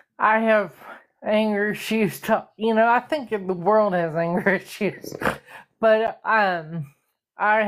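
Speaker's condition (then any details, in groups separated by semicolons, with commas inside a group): Mild hypotonic cerebral palsy; affects sound, voice may sound drunk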